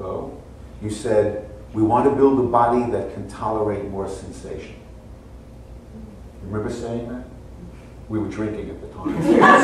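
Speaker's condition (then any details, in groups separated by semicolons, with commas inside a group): No condition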